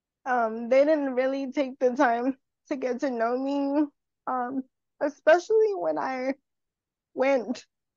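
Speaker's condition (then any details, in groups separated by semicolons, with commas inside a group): Cerebral palsy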